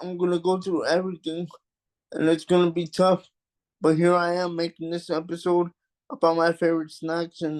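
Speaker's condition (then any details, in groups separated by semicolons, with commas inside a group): Cerebral palsy; takes deep breaths while speaking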